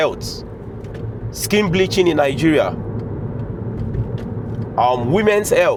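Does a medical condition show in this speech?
No.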